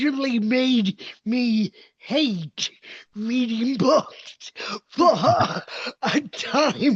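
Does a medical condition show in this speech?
Yes: cerebral palsy; uses walker and wheelchair.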